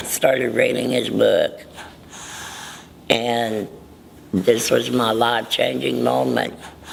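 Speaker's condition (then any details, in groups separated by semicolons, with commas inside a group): Laryngectomy for throat cancer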